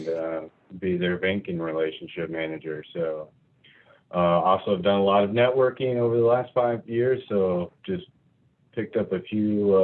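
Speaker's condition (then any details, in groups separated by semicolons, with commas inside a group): No condition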